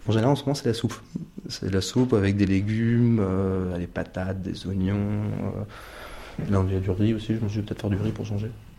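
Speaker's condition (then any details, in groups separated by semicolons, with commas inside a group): No condition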